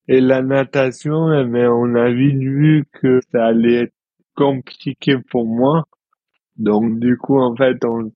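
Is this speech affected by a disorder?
Yes: dystonia; present since birth.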